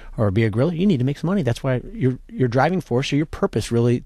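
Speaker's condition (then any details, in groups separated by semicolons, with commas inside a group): No condition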